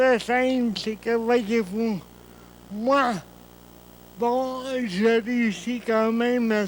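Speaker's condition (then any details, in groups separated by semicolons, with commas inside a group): Cerebral palsy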